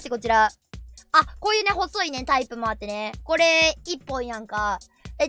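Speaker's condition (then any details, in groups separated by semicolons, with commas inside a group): No condition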